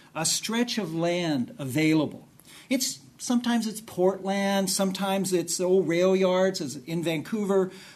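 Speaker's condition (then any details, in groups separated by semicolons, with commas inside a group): No condition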